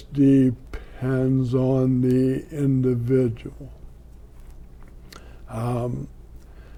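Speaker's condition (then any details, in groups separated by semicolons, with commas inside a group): ALS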